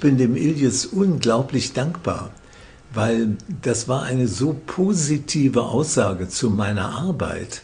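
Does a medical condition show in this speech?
Yes: Parkinson's disease; first diagnosed by a psychiatrist, treated by professor Jens Volkmann in Würzburg; condition managed with medication, feels almost as if without Parkinson.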